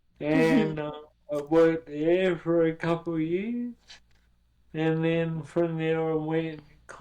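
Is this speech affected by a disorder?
Yes: cerebral palsy.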